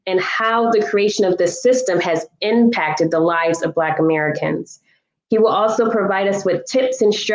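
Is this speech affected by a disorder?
No.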